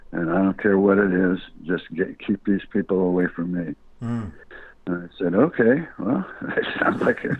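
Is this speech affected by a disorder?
Yes: Parkinson's disease.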